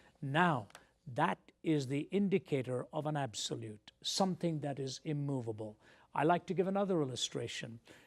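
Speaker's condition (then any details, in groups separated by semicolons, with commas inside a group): No condition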